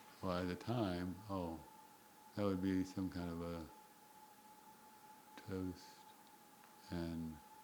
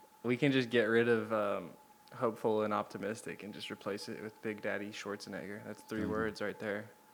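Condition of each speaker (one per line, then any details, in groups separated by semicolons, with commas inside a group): Parkinson's disease; long-standing; very quiet speech
No condition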